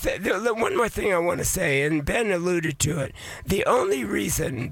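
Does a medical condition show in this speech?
Yes: voice changed after vocal cord surgery; vocal cord surgery about two years ago, man aged 81; about two years since vocal cord surgery; likened to Miles Davis after surgery, may sound less clear.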